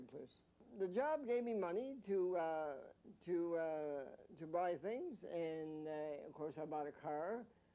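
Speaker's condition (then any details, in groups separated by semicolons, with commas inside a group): Mild cerebral palsy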